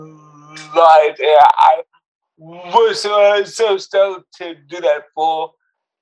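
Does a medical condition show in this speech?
Yes: cerebral palsy; speech impediment, noticeable on phone calls.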